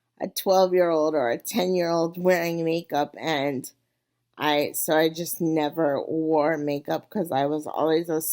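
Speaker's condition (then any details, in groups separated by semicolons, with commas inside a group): Cerebral palsy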